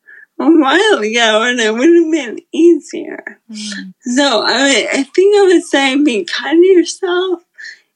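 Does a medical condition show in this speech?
Yes: Friedreich's ataxia; rare debilitating neuromuscular disorder, signs from about age 12 with scoliosis, genetically confirmed at 22; communication becoming more challenging as disease progresses.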